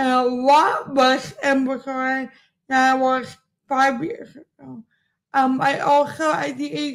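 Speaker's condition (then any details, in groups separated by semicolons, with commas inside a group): Cerebral palsy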